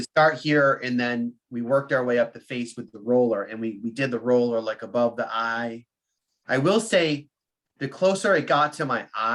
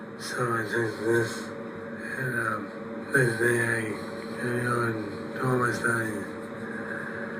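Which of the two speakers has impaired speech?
The second: Parkinson's disease; voice not very good.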